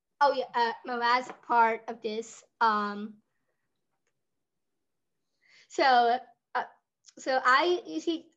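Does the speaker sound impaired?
Yes: Down syndrome; adult with Down syndrome.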